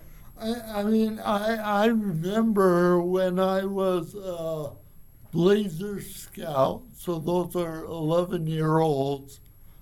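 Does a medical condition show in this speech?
Yes: cerebral palsy; from birth.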